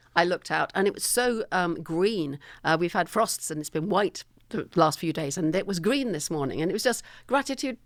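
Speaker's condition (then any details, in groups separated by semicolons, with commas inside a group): No condition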